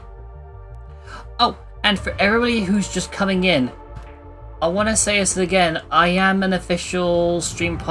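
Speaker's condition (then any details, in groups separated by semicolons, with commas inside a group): No condition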